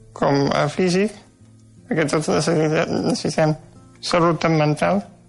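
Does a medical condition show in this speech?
Yes: Duchenne muscular dystrophy; progressive loss of strength, wheelchair user.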